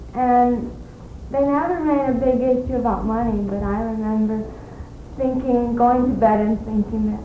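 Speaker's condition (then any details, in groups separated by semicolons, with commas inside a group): Cerebral palsy; premature birth, cranium damaged during delivery, maternal Asian flu, diagnosed at 1.5 years, many surgeries; non-progressive, plateau in abilities, walks without wheelchair, no formal physical therapy; speaks fluently with few pauses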